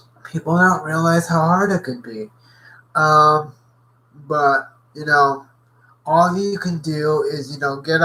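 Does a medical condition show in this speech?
Yes: cerebral palsy.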